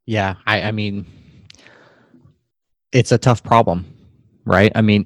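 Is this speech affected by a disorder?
No.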